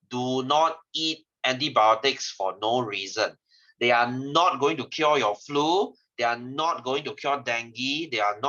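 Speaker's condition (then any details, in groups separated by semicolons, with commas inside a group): No condition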